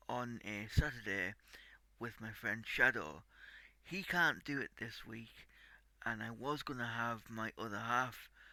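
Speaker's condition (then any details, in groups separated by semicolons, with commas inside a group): Cerebral palsy; tight muscles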